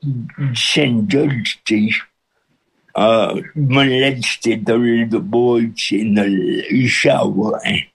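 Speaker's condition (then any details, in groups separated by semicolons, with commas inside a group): Cerebral palsy with speech impediment; listeners adjust within minutes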